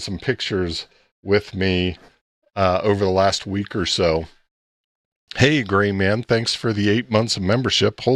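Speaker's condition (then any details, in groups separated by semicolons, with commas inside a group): No condition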